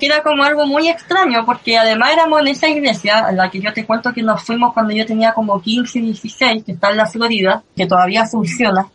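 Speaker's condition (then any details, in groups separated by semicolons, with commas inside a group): Cleft lip and palate; since early childhood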